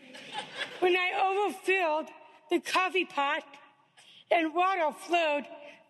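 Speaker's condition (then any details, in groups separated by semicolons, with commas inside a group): Down syndrome; diagnosed at birth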